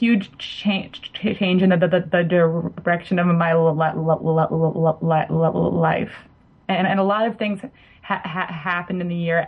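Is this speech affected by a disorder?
Yes: stuttering; support group before any therapy, earlier fear of speaking, recent years of more acceptance and ease; fallen back over past 6 months, voluntary stuttering practice dropped; speaking on the show has fallen back in past 6 months; here repeated sounds, repeated words, blocks.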